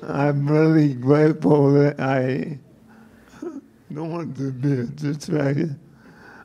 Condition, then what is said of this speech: Parkinson's disease. The impacts, well, first my voice. Obviously, I don't speak that well.